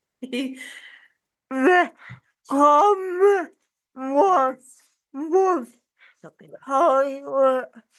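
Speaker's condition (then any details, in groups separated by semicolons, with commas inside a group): Cerebral palsy; from birth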